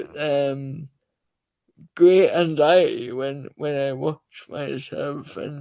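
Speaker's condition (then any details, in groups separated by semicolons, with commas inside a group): Cerebral palsy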